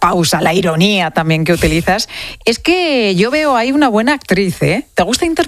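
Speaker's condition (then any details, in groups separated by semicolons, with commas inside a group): No condition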